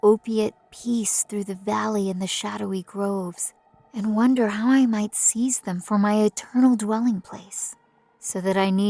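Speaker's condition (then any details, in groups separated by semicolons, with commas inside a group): No condition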